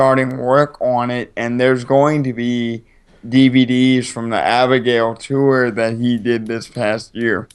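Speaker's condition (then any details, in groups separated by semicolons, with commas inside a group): Cerebral palsy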